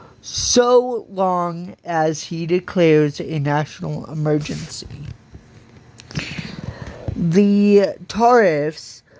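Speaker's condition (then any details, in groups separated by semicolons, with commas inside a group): Cerebral palsy; from birth, walks with walker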